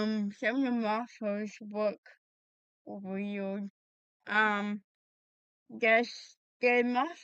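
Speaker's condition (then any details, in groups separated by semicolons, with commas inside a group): Cerebral palsy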